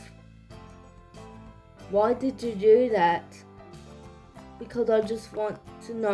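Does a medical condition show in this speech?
Yes: cerebral palsy.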